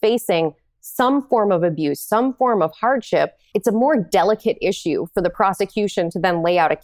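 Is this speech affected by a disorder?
No.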